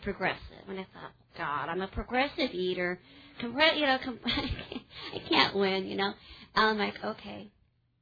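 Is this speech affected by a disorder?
Yes: cleft palate; congenital, repaired age 3, 14 adult teeth missing, dental surgeries, hip bone graft above upper lip; infant feeding difficulty with weight loss, ongoing dental problems.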